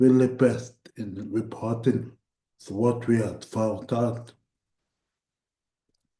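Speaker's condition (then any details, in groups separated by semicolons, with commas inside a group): Cerebral palsy; voice tires at times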